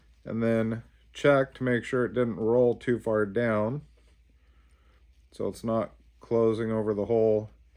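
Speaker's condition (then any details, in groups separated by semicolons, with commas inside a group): No condition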